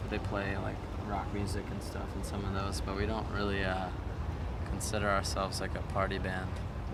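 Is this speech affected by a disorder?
No.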